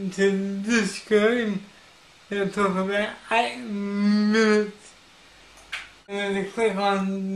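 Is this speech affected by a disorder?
Yes: cerebral palsy.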